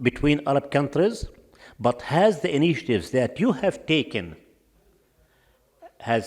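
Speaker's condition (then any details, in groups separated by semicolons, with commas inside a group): No condition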